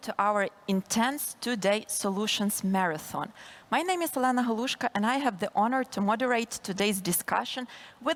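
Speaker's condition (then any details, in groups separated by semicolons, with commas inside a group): No condition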